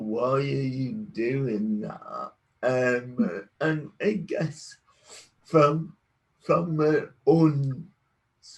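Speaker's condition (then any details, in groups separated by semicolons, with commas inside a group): Cerebral palsy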